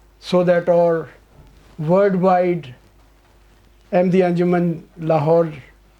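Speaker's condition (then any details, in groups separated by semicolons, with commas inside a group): No condition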